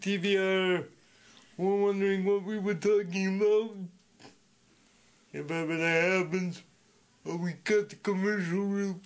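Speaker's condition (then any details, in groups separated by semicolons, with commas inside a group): Speech impediment; masked poll worker behind plexiglass could not understand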